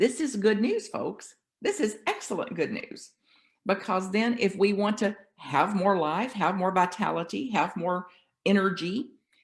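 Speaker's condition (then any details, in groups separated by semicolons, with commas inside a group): No condition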